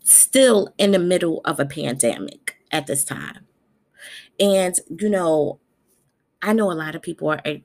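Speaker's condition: No condition

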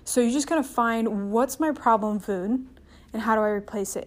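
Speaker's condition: No condition

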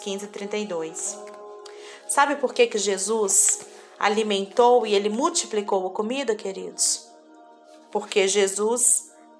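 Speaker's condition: No condition

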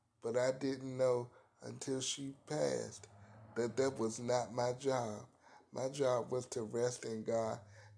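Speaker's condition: Cerebral palsy; spastic quadriparesis, wheelchair user

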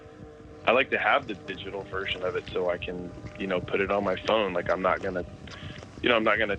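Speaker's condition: No condition

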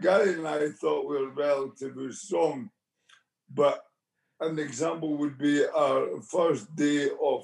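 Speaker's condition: Motor neurone disease; arm weakness

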